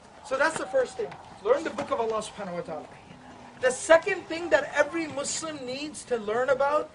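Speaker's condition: No condition

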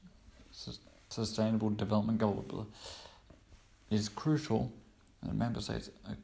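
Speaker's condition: Cerebral palsy; cerebral palsy since birth

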